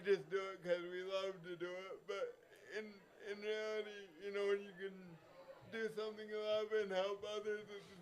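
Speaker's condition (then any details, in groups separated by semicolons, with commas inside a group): Cerebral palsy; conductive learning therapy, therapeutic horseback riding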